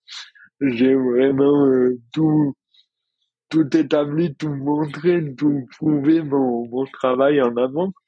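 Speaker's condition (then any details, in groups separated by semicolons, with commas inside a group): Dystonia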